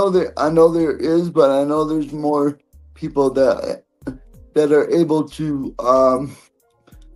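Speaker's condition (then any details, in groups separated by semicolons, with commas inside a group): Cerebral palsy; present from birth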